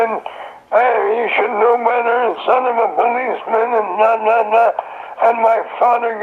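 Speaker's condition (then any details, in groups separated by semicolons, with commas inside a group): Throat cancer; survivor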